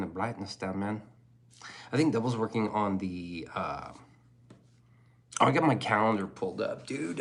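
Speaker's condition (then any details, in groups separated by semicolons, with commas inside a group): No condition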